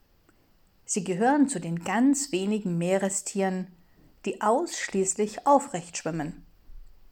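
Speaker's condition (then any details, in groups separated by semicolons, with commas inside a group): No condition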